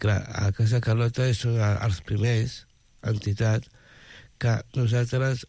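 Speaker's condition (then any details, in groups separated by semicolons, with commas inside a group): Down syndrome; intellectual disability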